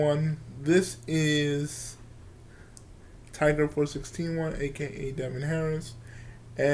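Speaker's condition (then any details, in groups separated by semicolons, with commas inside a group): Cerebral palsy; from birth, wheelchair user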